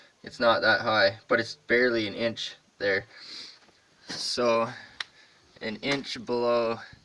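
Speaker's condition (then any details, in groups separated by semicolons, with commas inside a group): No condition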